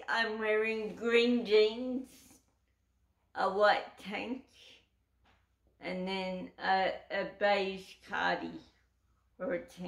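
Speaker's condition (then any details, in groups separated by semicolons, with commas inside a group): Cerebral palsy; uses wheelchair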